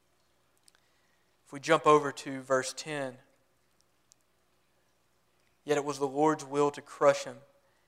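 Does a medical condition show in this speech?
No.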